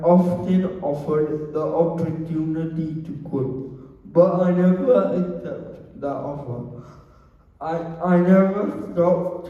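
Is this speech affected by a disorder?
Yes: cerebral palsy; wheelchair user; regular therapy.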